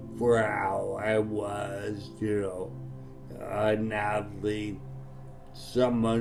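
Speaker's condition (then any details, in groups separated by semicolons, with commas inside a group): Traumatic brain injury (pontine cavernoma)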